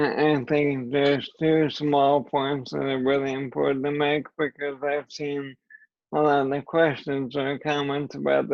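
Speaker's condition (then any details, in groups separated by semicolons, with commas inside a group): ALS; voice affected, voice changes about a year after onset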